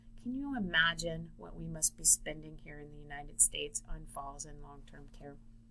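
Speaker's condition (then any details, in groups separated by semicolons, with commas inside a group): No condition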